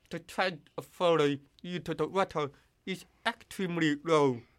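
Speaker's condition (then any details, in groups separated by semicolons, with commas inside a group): Deafness; formerly hearing aids, now water-resistant cochlear implant with ear hook, cannot follow distant speakers; voice distorted when screaming at full volume, needs others' feedback on loudness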